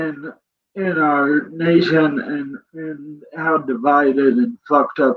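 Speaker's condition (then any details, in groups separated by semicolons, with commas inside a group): Cerebral palsy; present from birth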